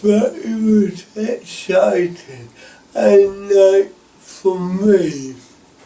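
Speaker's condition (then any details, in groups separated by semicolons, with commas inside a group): Cerebral palsy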